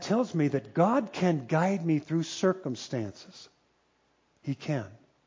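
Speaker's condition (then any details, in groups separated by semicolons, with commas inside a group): No condition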